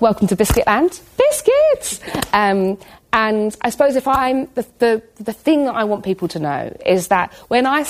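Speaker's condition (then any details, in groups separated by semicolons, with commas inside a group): Tourette's syndrome; motor and vocal tics since about age six, milder in childhood, later intensifying; frequent vocal and motor tics, moves around, audible chest banging, wears padded gloves against sore knuckles; uncontrollable vocal tics interrupting speech, hedgehog, sausage, cats, donkeys, over 6,000 tics recorded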